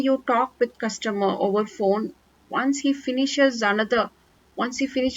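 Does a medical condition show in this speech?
No.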